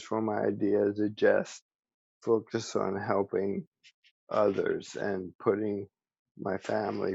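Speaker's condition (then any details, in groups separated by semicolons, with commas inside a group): ALS; speech still preserved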